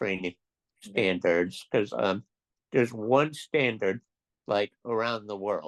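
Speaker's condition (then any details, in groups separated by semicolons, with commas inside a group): Duchenne muscular dystrophy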